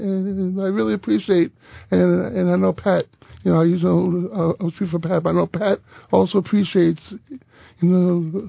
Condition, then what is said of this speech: Stuttering. One is that his pitch is a little off, a little out of the modal register for his, for his age, gender.